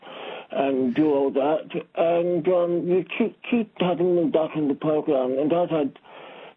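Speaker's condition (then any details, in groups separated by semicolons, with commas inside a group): Speech impediment; disability; sometimes fumbles answers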